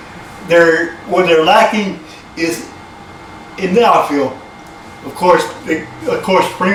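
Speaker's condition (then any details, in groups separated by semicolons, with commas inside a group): Cerebral palsy; from birth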